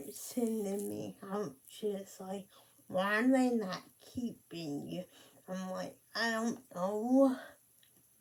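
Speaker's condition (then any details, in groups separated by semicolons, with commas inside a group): Cerebral palsy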